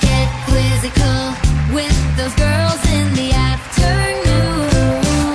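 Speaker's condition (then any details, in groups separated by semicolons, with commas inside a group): No condition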